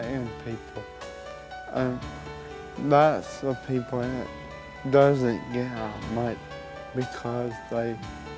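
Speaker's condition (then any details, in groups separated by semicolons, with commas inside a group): Cerebral palsy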